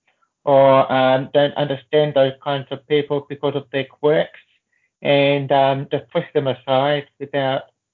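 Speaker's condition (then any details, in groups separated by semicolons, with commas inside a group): Deafness, born deaf, profound hearing loss, severe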